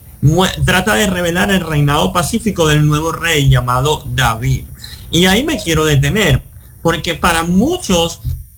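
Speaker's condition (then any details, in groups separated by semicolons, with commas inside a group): Cleft lip and palate; congenital cleft lip and complete cleft palate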